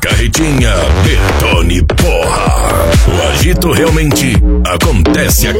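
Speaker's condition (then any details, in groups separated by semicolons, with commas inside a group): No condition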